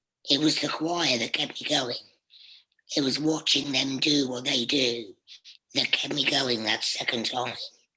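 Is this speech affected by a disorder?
Yes: laryngectomy; voice box surgically removed.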